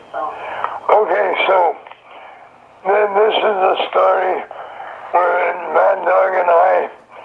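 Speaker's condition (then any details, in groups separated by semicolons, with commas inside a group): Throat cancer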